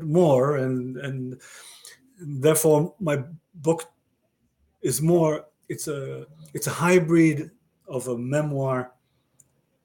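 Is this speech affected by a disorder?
Yes: aphasia after stroke; aphasia caused by stroke about 30 years ago, permanent; ongoing aphasia; expresses self relatively well, unlike others who cannot, rambles off track a little.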